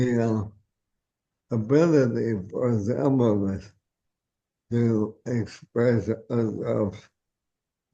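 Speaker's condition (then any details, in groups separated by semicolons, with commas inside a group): ALS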